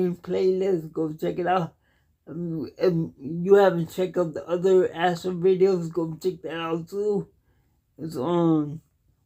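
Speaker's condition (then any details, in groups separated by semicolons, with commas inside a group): Cerebral palsy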